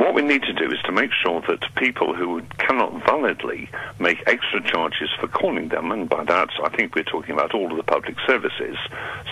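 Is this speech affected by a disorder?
No.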